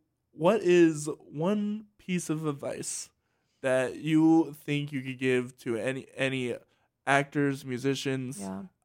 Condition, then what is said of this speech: Stuttering. I have sort of a stutter, mm-hmm. and my mind works way faster than my mouth could ever hope to.